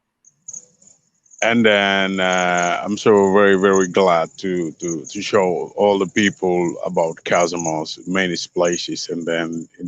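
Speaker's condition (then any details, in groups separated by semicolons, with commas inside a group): No condition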